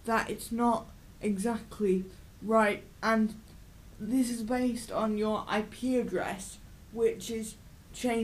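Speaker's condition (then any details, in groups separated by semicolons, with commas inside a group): Cerebral palsy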